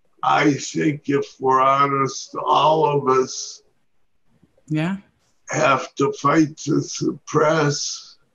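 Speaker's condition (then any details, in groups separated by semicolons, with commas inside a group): Parkinson's disease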